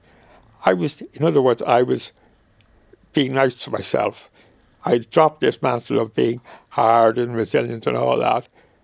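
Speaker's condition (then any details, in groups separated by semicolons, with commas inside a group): Motor neuron disease; diagnosed at St. Vincent's about a year after retiring, early falls running, thumb pain, wheelchair; about 5.5 years since diagnosis; may get out of breath while talking, voice still sounds characteristically like himself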